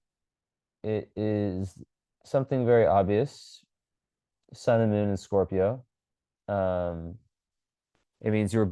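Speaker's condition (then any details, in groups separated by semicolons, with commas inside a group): No condition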